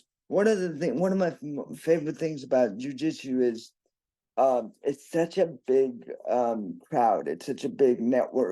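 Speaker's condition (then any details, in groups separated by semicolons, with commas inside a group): Cerebral palsy; predicted not to eat or speak, does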